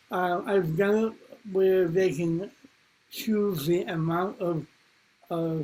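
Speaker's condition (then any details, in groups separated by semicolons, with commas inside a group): Cerebral palsy; from birth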